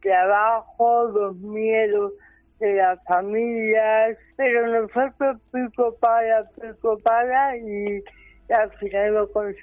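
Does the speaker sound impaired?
Yes: cerebral palsy; cerebral palsy from birth, oxygen loss after midwife abandonment, hospital Virgen de la Salud Toledo; age 47, increasingly dependent.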